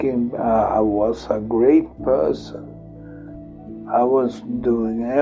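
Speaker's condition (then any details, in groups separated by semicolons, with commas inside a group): Multiple sclerosis; progressive form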